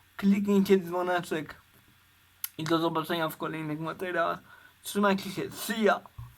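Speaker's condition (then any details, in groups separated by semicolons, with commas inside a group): Cerebral palsy; uses wheelchair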